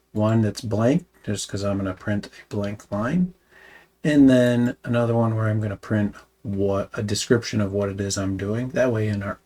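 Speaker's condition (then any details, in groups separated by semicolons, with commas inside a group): No condition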